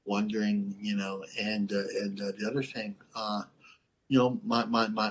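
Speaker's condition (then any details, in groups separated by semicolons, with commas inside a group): Cleft lip and palate; lisp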